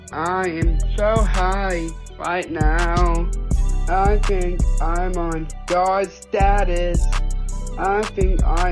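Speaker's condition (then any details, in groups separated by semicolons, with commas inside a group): Down syndrome; a little hard to understand at first, voice sounds different from other artists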